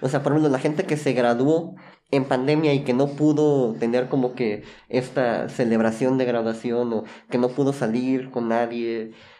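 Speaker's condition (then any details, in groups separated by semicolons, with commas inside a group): Cleft lip and palate; chili burns more than usual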